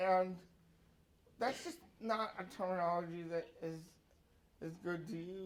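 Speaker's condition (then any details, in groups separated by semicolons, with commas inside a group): Cerebral palsy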